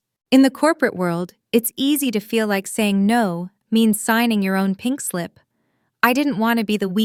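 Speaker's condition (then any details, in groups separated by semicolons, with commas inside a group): No condition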